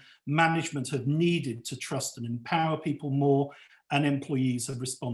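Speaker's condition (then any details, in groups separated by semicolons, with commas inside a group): No condition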